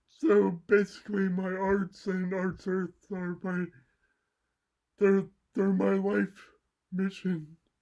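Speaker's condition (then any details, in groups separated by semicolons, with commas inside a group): Cerebral palsy; mild left side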